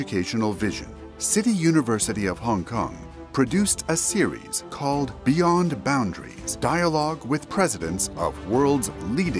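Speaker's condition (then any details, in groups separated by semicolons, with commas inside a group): No condition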